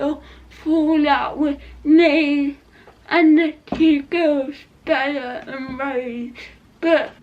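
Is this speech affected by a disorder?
Yes: cerebral palsy; not quadriplegic.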